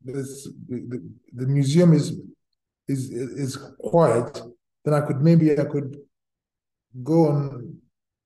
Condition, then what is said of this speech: Aphasia. Some other times it was very hard. So it depends on what happens on that day.